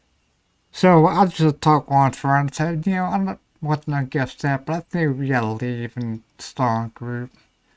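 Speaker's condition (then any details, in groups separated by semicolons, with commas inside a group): Ataxia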